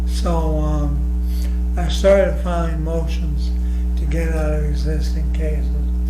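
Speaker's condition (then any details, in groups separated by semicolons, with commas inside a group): ALS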